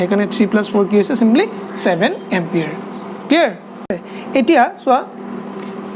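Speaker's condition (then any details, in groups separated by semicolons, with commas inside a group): No condition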